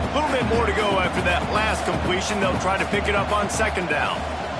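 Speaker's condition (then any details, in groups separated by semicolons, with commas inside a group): No condition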